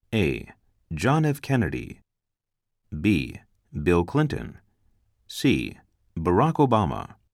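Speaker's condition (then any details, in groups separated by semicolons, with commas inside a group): No condition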